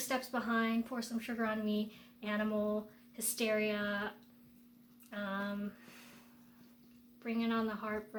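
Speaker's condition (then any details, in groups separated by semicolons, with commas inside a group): No condition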